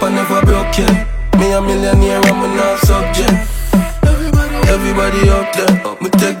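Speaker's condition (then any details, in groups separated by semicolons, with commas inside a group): No condition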